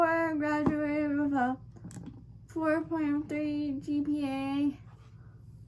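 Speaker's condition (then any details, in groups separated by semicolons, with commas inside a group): Cerebral palsy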